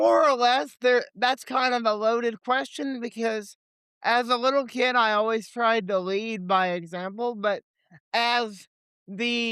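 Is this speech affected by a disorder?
Yes: cerebral palsy; limited mobility, legs.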